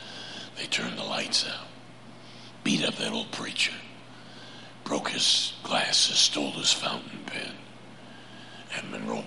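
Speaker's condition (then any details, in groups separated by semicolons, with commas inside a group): Laryngeal cancer; vocal cord cancer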